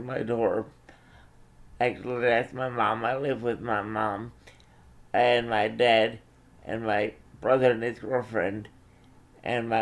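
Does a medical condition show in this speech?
Yes: cerebral palsy.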